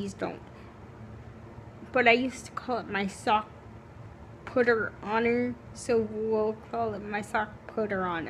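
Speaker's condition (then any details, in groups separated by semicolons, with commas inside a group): Cerebral palsy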